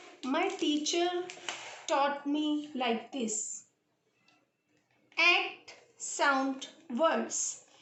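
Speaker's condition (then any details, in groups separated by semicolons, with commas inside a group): No condition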